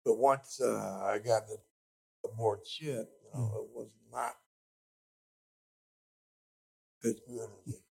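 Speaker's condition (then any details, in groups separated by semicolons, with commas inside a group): Speech impediment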